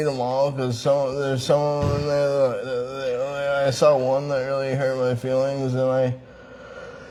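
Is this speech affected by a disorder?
Yes: traumatic brain injury.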